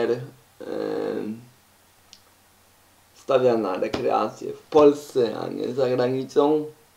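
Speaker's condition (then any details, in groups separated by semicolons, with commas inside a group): Cerebral palsy; uses wheelchair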